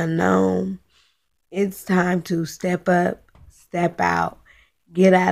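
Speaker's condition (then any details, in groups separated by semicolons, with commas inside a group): Cerebral palsy, spastic; now talking and breathing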